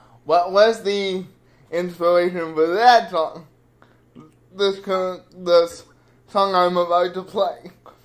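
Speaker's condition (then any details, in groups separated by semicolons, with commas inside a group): Cerebral palsy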